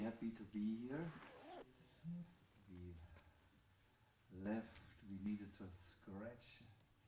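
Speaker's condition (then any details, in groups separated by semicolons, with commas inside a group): No condition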